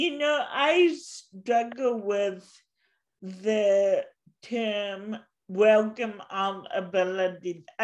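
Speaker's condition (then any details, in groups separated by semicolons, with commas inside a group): Cerebral palsy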